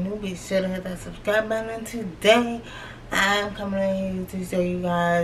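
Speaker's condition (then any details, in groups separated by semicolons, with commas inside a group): Cerebral palsy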